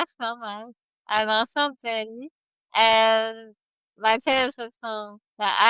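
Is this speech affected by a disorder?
Yes: spinal muscular atrophy type 1; type 1, most severe form, neuromuscular; about 30 years since diagnosis; types on communication device, slow responses, some pre-programmed.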